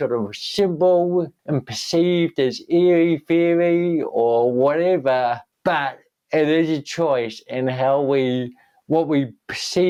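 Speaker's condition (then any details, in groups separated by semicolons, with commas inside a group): Cerebral palsy; speech mildly affected, speech therapy as child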